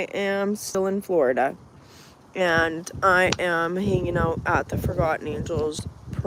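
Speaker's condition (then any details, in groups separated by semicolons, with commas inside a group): No condition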